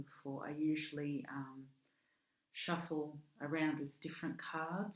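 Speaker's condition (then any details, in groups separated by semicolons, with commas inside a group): No condition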